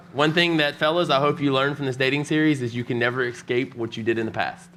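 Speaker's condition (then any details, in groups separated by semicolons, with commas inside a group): No condition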